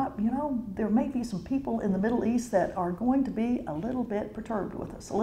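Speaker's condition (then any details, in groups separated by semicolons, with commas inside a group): No condition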